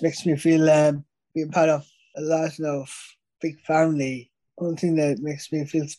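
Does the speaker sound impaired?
Yes: Down syndrome; congenital.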